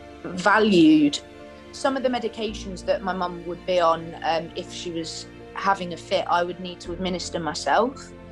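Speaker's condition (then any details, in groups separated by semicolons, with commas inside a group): No condition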